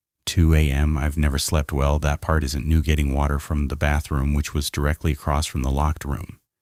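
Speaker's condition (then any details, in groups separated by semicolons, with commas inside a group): No condition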